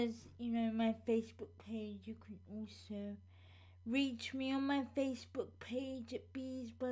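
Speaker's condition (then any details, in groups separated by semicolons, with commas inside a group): Cerebral palsy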